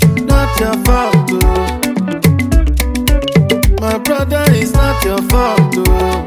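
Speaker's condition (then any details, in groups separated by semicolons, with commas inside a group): No condition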